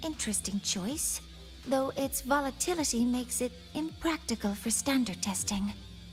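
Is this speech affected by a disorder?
No.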